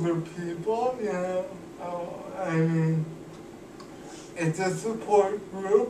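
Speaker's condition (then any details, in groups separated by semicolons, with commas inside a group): Cerebral palsy; cannot walk, uses wheelchair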